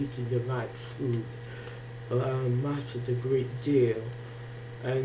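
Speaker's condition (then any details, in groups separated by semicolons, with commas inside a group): Facial palsy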